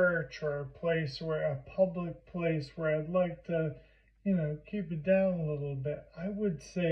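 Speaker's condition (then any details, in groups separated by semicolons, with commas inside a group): Primary lateral sclerosis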